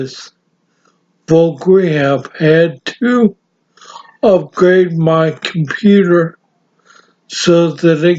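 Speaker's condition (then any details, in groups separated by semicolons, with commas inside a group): Severe brain injury; 21 years since injury, types with left hand only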